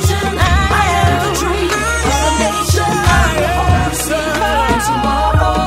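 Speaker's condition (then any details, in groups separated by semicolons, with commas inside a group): No condition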